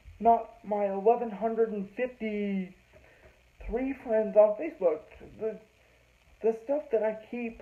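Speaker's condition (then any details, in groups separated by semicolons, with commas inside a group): Cerebral palsy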